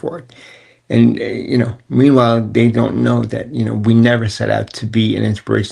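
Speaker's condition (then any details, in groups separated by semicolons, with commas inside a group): Cerebral palsy; wheelchair user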